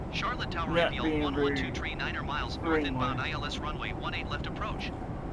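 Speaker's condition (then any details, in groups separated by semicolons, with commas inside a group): No condition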